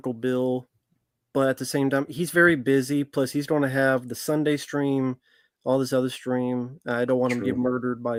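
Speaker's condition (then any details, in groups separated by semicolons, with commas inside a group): No condition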